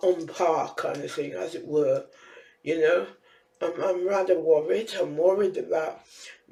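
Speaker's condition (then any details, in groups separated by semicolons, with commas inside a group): Facial palsy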